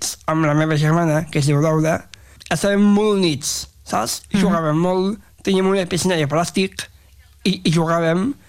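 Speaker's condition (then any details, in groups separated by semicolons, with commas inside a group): Down syndrome; present since early childhood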